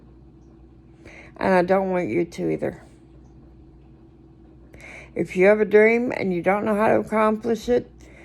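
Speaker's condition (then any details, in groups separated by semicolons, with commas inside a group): Cerebral palsy; speech noticeably atypical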